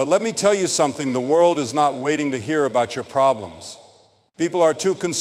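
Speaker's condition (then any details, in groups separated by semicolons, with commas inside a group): No condition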